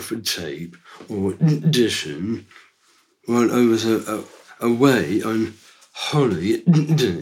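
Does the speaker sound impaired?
Yes: Down syndrome; from birth.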